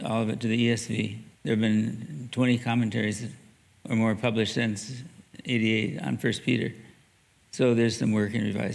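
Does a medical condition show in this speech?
Yes: Parkinson's disease; began with worse handwriting, fine motor trouble, mild left hand tremor, gait change; reduced voice volume, uses classroom microphone, dictates with naturally speaking software, not standard strong dopamine medication.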